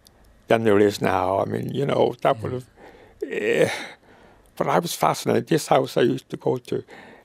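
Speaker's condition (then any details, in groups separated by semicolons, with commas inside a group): Motor neuron disease; wheelchair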